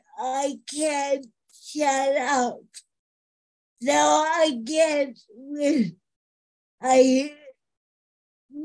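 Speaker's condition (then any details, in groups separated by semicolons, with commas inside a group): Cerebral palsy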